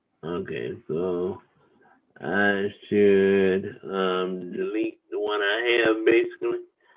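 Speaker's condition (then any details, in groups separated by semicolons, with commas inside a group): Cerebral palsy; wheelchair user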